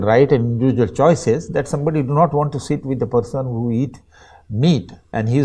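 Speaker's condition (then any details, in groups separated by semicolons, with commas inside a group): No condition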